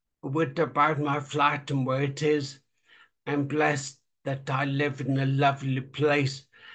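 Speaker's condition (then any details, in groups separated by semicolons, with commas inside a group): Traumatic brain injury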